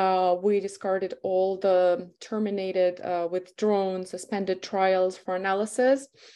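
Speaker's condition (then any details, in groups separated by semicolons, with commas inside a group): No condition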